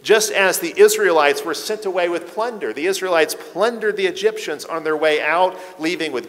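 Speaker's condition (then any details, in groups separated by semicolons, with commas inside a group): No condition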